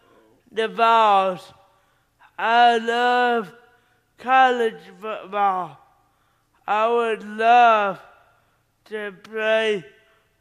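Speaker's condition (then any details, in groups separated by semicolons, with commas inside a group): Cerebral palsy; three botox shots every 3 months at Vanderbilt relax arm muscles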